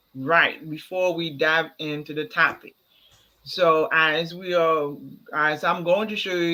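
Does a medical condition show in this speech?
No.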